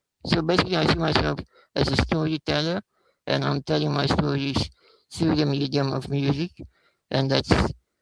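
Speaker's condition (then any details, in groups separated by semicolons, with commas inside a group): Spinal muscular atrophy; takes much longer to take effect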